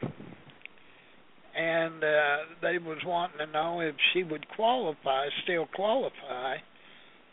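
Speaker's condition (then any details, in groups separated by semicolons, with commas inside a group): Parkinson's disease; Parkinson's for quite some time, tremor, trouble with fine hand work as watchmaker; shivering, partly from disease, partly from cold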